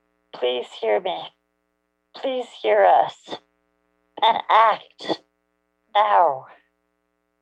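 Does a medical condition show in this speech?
Yes: ALS; far along in progression.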